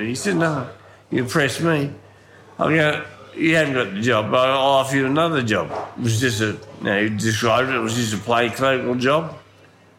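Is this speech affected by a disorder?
Yes: ataxia from brain damage; acquired cerebellar brain damage at university, pelvic fractures, internal injuries, 2 years hospital, rehab, physio, speech therapy; unsteady walking, shakes when walking; slurred voice, often taken for drunk.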